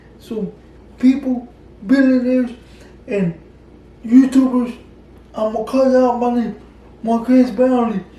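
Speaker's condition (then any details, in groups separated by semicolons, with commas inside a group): Cerebral palsy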